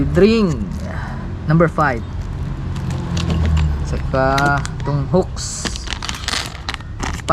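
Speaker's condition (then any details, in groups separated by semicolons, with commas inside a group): No condition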